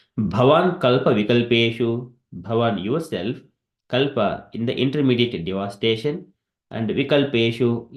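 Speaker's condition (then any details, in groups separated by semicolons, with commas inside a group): No condition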